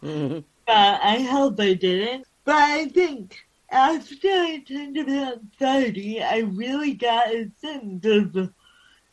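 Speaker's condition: Cerebral palsy

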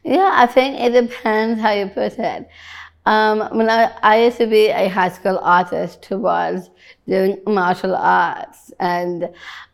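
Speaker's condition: Down syndrome

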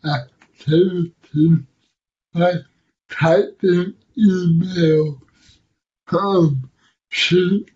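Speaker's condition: Cerebral palsy; affects muscle movement

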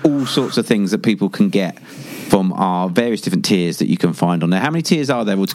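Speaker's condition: No condition

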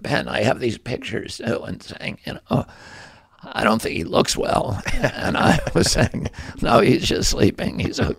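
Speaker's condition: Spasmodic dystonia; voice affected

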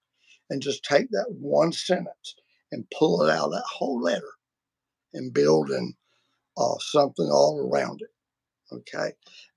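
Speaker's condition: Vocal cord surgery; including laser treatment

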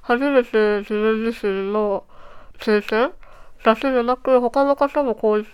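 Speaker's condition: Treacher Collins syndrome, cleft palate; congenital

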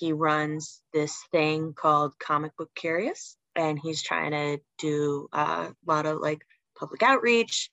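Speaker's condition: No condition

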